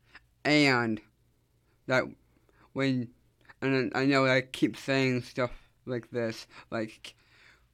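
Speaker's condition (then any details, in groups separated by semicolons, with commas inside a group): Down syndrome; able to do public speaking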